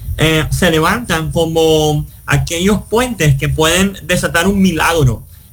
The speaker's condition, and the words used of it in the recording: Cleft palate. Y hoy el que no puede hablar habla y habla bastante.